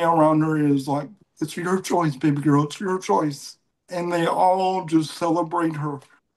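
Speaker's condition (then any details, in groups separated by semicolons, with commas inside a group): Cerebral palsy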